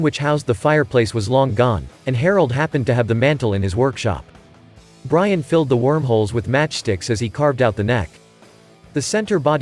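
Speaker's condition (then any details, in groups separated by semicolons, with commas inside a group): No condition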